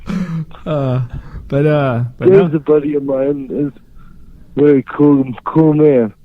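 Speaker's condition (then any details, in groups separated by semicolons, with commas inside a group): Cerebral palsy; unable to write or type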